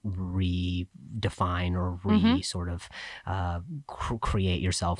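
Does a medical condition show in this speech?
Yes: stutter from injury, injury-related; acquired stutter; less pronounced than in early career; much worse, more pronounced at early America's Got Talent appearance; here repeated sounds, prolonged sounds.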